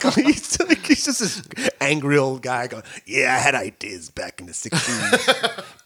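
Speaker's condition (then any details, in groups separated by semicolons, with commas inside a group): No condition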